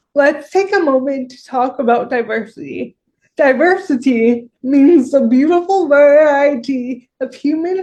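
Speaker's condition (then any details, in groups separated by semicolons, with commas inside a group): Cerebral palsy; severe, from birth, affects muscle control, walker, wheelchair, stander; involuntary muscle tightening when nervous, long-term physical therapy; shaky voice, worse when nervous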